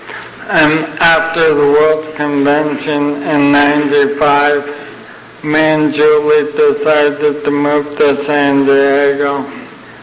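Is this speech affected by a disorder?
Yes: ALS (Lou Gehrig's disease); sounds like having had a couple of drinks.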